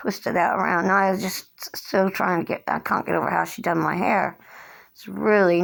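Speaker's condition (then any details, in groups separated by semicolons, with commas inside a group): Cerebral palsy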